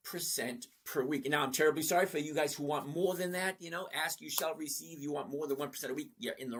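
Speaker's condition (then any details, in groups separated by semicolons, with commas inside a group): No condition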